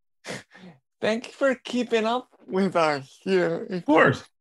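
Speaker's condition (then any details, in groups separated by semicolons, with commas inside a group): Cerebral palsy; voice sometimes sounds childlike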